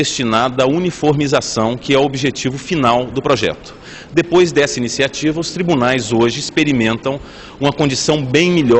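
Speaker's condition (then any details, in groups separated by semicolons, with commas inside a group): No condition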